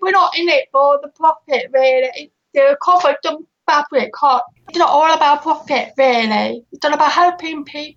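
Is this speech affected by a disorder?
Yes: deafness with cochlear implant; cochlear implant for about 10 years; relies on lip reading to understand others.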